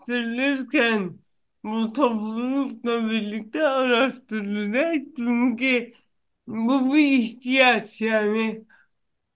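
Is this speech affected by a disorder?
Yes: cerebral palsy; neurological.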